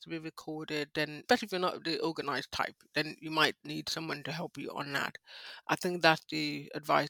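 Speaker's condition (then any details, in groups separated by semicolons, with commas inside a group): High-frequency hearing loss, speech impediment, mild; lifelong high-frequency hearing loss, not deaf, hears low frequencies and deep voices, bells; cannot pronounce certain words often starting with ch, never heard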